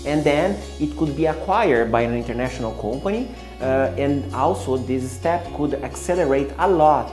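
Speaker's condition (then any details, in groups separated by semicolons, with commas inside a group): No condition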